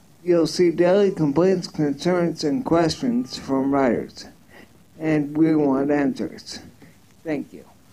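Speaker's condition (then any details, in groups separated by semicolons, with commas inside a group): Ataxia; neuromuscular disease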